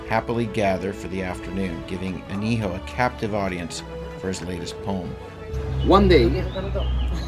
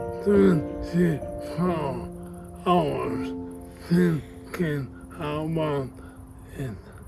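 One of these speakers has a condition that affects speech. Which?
The second: amyotrophic lateral sclerosis; onset noticed in drawing, cognition unaffected, progressive decline; physical limitations, diagnosed at least 1.5 years.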